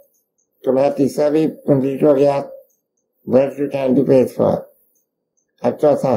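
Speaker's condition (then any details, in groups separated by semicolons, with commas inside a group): Duchenne muscular dystrophy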